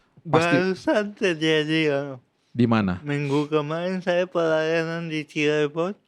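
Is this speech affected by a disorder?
Yes: cerebral palsy; from birth.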